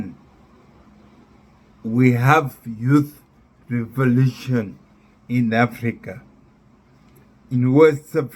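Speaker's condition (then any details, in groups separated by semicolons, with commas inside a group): Neurological disease after spinal surgery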